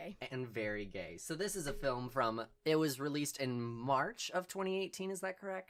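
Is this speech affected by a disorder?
No.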